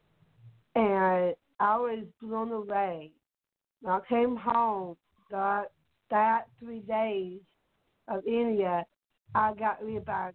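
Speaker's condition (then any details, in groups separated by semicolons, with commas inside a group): Down syndrome; from birth; young woman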